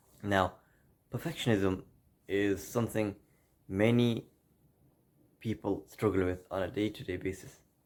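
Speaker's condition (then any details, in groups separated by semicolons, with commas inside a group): No condition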